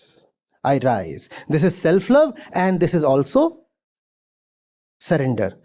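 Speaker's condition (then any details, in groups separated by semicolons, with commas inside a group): No condition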